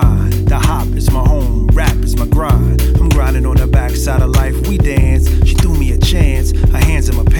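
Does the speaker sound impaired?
No.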